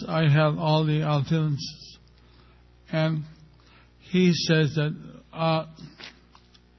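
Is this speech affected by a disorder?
Yes: stroke with facial paralysis; stroke about a year ago, half of face paralyzed, hospitalized at Bhaktivedanta Hospital; speaks very carefully to be understood, listeners need to give attention.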